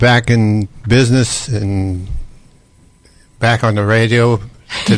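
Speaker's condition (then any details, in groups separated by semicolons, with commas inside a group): Parkinson's disease and stroke; slight stroke on top of Parkinson's, not hospitalized, left leg affected, 30 pounds lost; could not talk after stroke, ate little, eating a chore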